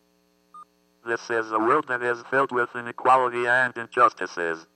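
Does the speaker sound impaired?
Yes: athetoid cerebral palsy; speech therapist Judy.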